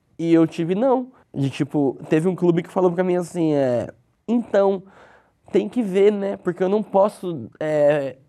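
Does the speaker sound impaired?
Yes: cleft lip; congenital cleft lip.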